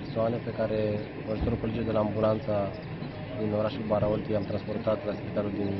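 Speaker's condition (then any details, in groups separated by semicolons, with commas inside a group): No condition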